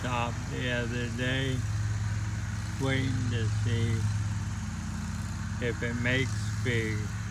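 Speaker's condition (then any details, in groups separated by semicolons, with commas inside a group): ALS; voice noticeably changed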